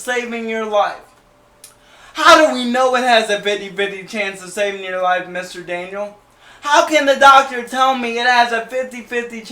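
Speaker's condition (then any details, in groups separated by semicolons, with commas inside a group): Cerebral palsy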